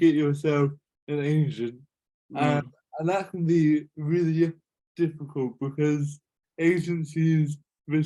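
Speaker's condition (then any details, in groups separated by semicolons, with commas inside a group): Cerebral palsy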